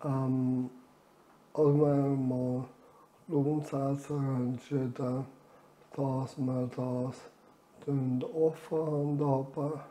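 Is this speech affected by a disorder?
Yes: amyotrophic lateral sclerosis.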